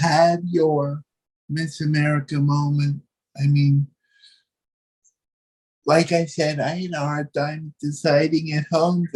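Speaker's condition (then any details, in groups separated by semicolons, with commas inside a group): Cerebral palsy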